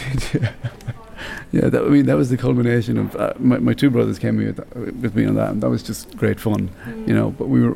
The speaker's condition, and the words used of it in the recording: Parkinson's disease. And hopefully it'll come out strong enough when you're recording and stuff like that.